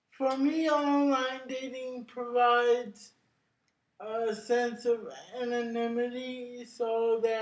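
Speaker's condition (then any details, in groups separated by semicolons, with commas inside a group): Cerebral palsy; brain injury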